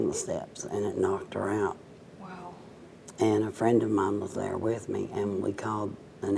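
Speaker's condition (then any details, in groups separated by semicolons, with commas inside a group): Cerebral palsy, mild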